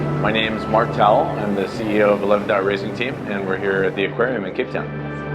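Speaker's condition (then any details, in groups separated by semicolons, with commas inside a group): No condition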